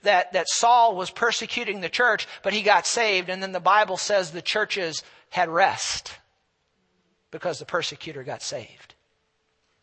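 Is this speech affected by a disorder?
No.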